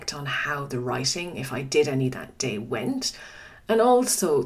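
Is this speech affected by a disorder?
No.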